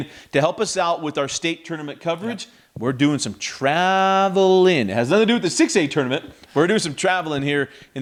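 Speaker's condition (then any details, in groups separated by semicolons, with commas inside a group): No condition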